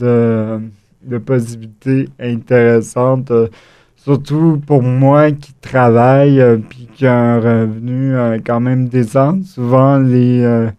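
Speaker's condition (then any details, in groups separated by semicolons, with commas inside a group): Cerebral palsy; acquired, wheelchair user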